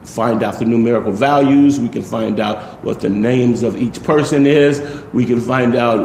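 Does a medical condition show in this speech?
No.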